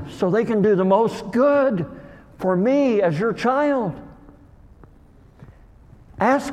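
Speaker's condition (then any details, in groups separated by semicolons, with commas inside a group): Cleft lip and palate; called hair lip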